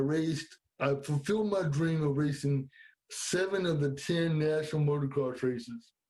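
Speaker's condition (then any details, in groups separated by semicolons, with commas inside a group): Cerebral palsy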